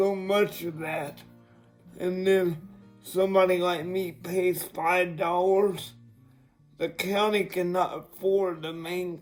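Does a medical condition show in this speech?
Yes: cerebral palsy.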